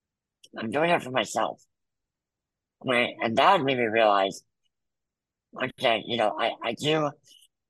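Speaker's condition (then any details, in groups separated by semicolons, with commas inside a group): Muscular dystrophy; congenital, wheelchair user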